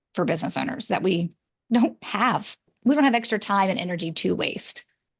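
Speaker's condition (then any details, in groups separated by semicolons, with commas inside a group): No condition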